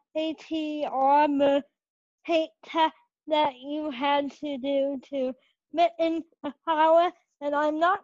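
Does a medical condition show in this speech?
Yes: cerebral palsy; present from birth; age 21.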